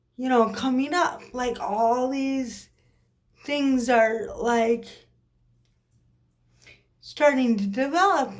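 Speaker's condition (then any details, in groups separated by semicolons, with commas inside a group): Cerebral palsy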